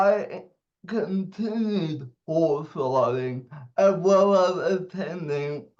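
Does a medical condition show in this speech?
Yes: cerebral palsy; fine motor skills severely limited.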